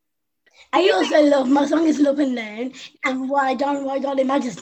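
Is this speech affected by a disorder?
Yes: Down syndrome; adult woman, 25.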